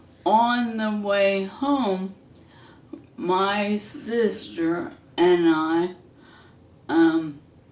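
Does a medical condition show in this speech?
Yes: ALS; hand onset.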